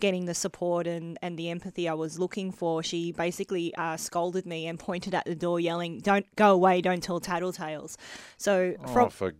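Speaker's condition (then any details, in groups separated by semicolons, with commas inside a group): Bilateral cleft lip and palate; adult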